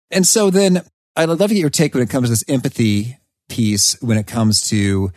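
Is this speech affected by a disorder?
No.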